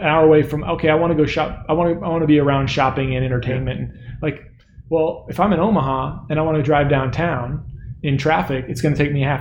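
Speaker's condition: No condition

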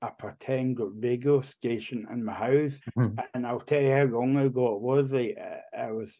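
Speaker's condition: Cerebral palsy; walks and talks now

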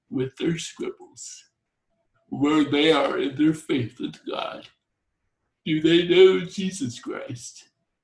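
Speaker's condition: Torsional dystonia; sudden onset eighth grade

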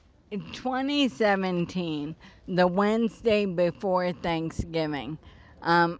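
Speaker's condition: ALS; ALS diagnosed about six years ago; ALS functional score started at 41, dipped to 31, now back up to 37

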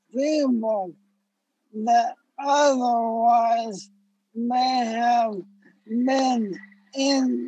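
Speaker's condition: ALS; speech affected

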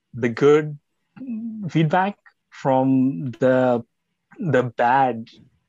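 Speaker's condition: Stutter; stutter since age nine, severe until about 25, 10-day slow-speech therapy clinic, once completely fluent; stutter still evident on podcast; pauses, words sometimes stuck, more fluent at slower rate, switches feared words, fluent talking to self; repeated words, blocks

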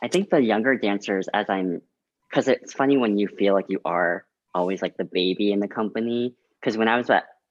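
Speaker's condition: Cleft lip and palate

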